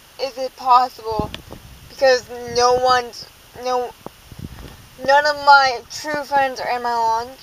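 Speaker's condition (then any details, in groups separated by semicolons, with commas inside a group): Cerebral palsy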